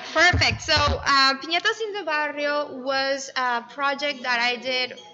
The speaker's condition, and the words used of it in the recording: None; typical speech.